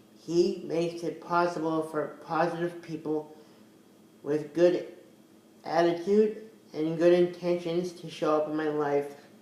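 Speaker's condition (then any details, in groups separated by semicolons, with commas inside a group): Cerebral palsy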